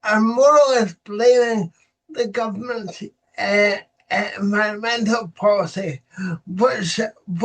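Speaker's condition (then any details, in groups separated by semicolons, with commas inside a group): Cerebral palsy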